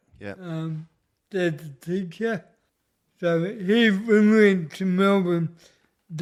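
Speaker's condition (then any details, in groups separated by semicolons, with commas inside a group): Cerebral palsy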